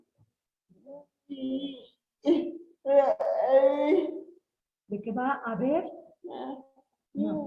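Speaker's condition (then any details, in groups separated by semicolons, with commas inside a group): Cerebral palsy; since birth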